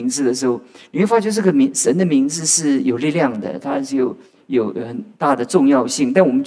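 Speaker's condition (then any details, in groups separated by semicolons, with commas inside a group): No condition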